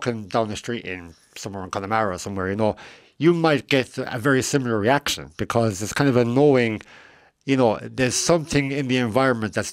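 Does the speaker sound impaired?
Yes: cleft lip and palate; congenital cleft lip and palate, facial difference, operations from early childhood, last surgery at age 17, deviated septum; adult, age 41.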